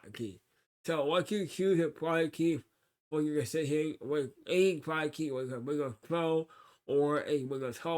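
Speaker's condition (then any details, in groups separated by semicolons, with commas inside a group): Cerebral palsy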